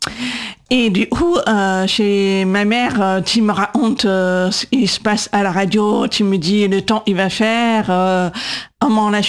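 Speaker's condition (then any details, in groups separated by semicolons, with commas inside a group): Congenital deafness, congenital, cytomegalovirus-related; severe at birth, diagnosed around 18 months, fell at 8 to profound; cochlear implants left at 8.5, right at 20-22, external processor, noisy places difficult, radio inaccessible; 20 years speech therapy for speaking and voice control, AI speech recognition poorly understands speech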